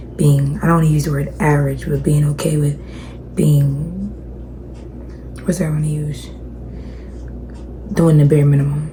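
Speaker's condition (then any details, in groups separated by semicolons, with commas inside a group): No condition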